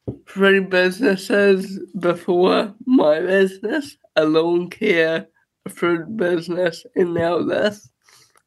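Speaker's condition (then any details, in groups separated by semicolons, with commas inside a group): Cerebral palsy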